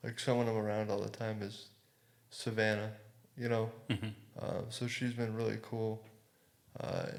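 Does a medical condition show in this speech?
Yes: cerebral palsy.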